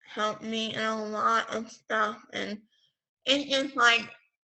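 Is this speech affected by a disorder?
Yes: pompe disease.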